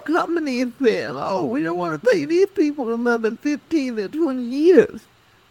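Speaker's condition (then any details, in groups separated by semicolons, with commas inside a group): Cerebral palsy; speech affected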